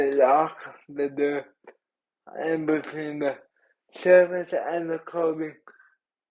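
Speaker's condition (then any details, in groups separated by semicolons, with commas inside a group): Cerebral palsy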